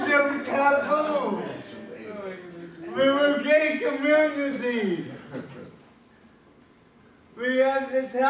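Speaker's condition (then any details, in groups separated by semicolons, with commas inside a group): Cerebral palsy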